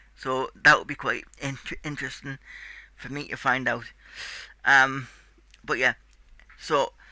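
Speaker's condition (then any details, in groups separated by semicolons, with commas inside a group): Cerebral palsy; tight muscles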